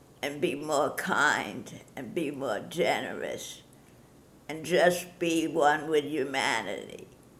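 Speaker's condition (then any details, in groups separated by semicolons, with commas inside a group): Parkinson's disease; followed own path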